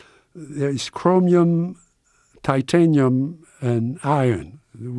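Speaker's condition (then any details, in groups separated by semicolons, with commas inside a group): No condition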